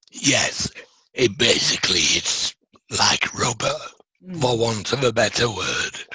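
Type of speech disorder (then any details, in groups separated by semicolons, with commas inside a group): Speech with a voice prosthesis; laryngectomy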